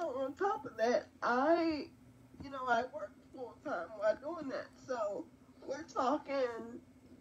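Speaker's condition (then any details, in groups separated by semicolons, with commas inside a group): Quadriplegic cerebral palsy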